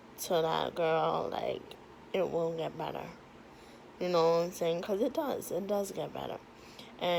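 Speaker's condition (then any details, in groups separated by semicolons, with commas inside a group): Cerebral palsy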